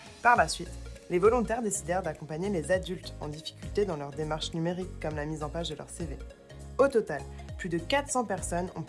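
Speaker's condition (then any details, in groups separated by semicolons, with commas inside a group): No condition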